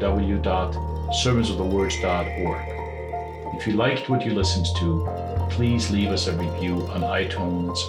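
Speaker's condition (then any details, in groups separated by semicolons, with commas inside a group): No condition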